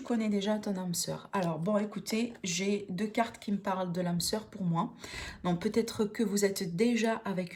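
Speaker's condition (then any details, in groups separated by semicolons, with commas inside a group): No condition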